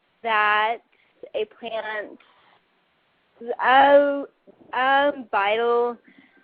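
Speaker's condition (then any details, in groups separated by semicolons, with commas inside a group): Cerebral palsy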